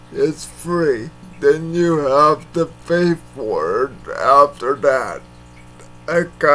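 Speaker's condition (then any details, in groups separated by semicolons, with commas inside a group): Cerebral palsy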